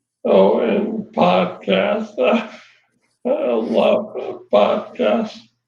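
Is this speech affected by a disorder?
Yes: ALS; voice changed early.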